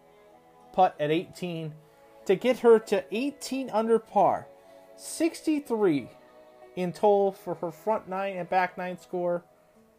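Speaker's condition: No condition

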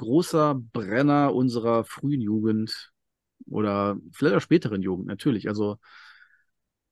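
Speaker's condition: No condition

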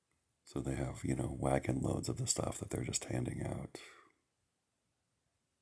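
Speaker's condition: No condition

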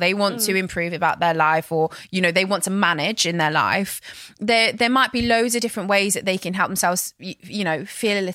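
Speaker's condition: No condition

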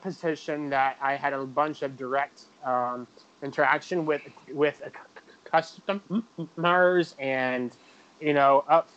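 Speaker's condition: Stuttering; chronic developmental stuttering, onset about age 3 to 3.5 per parents, not outgrown, persisted into adulthood; still stutters, describes it as a communication disability, avoids answering unknown phone calls; repeated words, prolonged sounds

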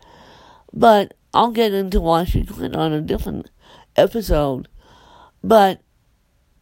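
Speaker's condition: Cerebral palsy; unable to cook

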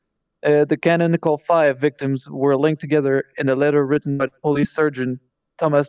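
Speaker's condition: No condition

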